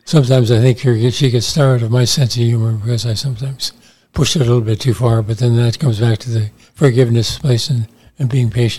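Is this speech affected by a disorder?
Yes: Parkinson's disease; early loss of smell, weak shoulder, little tremor, slightly unstable on feet, subdued gestures and movements.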